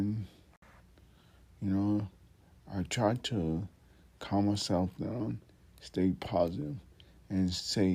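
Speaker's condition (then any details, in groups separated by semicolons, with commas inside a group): Multiple sclerosis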